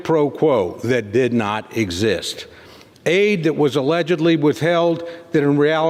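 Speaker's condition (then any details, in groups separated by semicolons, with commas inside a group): No condition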